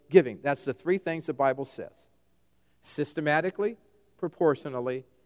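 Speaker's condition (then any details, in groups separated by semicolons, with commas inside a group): No condition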